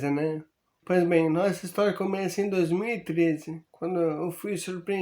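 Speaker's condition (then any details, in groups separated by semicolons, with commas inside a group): Amyotrophic lateral sclerosis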